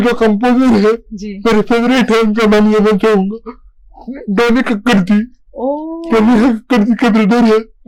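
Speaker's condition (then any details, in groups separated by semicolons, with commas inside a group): Cerebral palsy; since childhood; voice not clear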